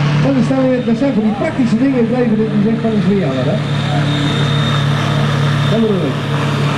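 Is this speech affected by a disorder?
No.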